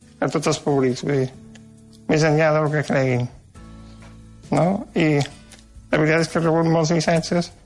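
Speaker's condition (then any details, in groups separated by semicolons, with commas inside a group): Duchenne muscular dystrophy; degenerative incurable form, progressive loss of strength, wheelchair user, age 25, lost ability to write; housebound, no longer able to eat, moves only head and legs slightly, postural pain; dictates instead of writing, colds or bronchitis cause suffocation crises treated with morphine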